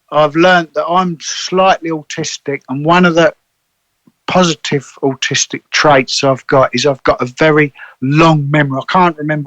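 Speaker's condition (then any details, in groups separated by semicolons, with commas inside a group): No condition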